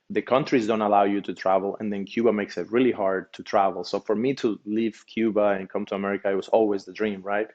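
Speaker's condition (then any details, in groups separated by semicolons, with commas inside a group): No condition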